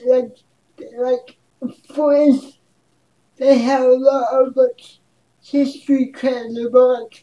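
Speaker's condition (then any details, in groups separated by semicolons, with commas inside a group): Cerebral palsy; brain oxygen deprivation, physical disability; speech affected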